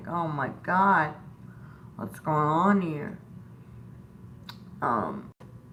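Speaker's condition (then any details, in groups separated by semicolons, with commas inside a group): Disability causing slurred speech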